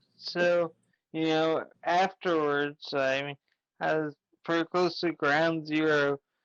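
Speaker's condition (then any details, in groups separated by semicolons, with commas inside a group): Traumatic brain injury; ongoing therapy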